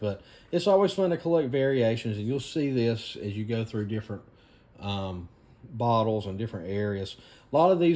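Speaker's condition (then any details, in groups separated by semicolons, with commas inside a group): No condition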